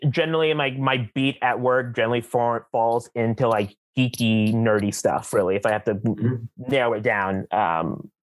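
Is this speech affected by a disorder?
Yes: stuttering, mild; stutter since childhood, school speech therapy, exercises not kept up, never fully resolved; still stutters, not frequently, not a big issue; stutters much less when performing, stutters when excited, stops and restarts, eases after minutes; here repeated sounds, repeated words.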